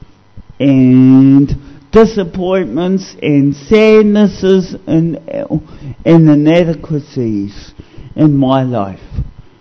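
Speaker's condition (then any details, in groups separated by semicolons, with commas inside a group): Cerebral palsy; discovered at age 2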